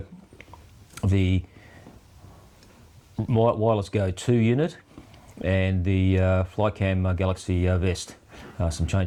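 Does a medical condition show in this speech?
No.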